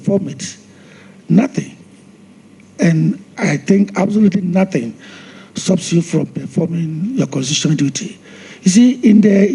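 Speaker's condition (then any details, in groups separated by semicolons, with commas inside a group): No condition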